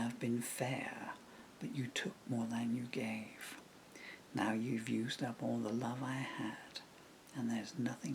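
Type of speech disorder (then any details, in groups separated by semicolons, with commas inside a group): Severe bulbar dysarthria; progressive bulbar palsy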